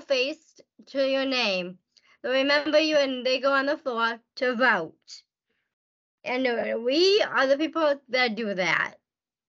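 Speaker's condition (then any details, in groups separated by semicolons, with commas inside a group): Down syndrome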